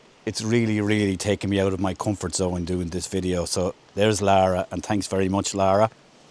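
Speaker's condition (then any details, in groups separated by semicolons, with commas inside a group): No condition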